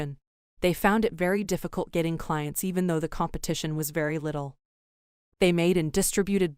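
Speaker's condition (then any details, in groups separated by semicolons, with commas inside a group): No condition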